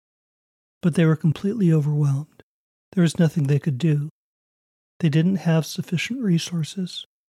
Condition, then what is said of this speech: No condition.